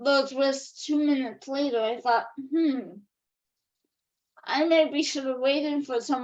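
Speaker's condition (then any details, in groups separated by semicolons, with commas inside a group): Cerebral palsy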